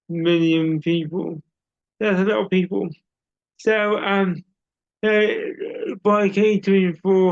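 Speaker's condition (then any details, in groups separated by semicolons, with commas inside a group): Cerebral palsy; uses wheelchair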